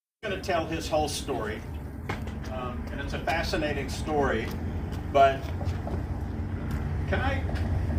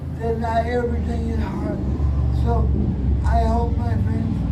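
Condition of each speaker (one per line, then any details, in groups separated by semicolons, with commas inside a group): No condition
Cerebral palsy; birth brain damage, premature birth, fine motor impairment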